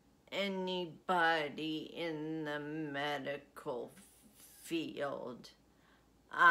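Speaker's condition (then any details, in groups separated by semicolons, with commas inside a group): Essential tremor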